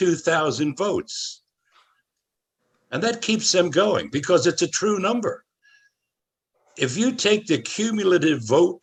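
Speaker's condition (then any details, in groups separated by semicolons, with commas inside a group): No condition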